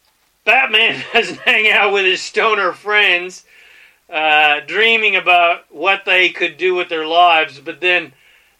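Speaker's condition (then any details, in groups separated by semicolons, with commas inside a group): No condition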